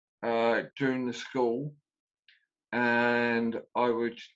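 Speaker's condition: Aphasia after stroke; slower than wished, number and calendar errors, early mutism except yes/no, relearned swallowing, failed throat Botox

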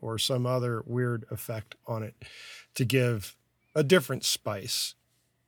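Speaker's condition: No condition

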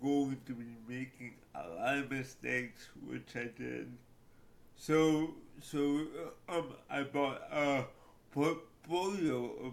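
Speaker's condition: Cerebral palsy; cerebral palsy since childhood

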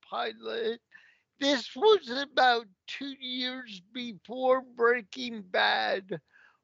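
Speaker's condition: Cerebral palsy; takes a while to walk off stage

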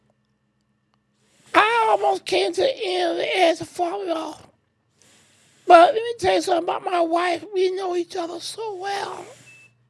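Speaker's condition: ALS; Charleston VA ALS clinic quarterly with speech therapist

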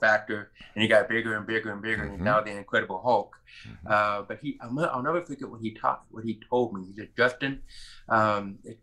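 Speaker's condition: Profound hearing loss; mid-40s, wears hearing aids, removes them when fatigued

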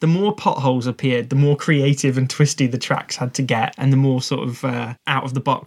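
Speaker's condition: No condition

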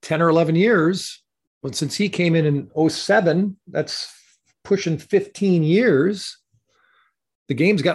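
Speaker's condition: No condition

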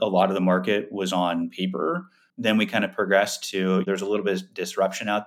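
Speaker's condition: No condition

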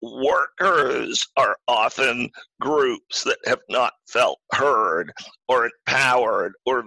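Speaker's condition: Spasmodic dysphonia; acquired in adulthood

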